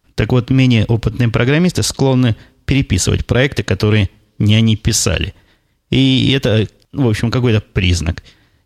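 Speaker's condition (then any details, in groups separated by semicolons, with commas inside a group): No condition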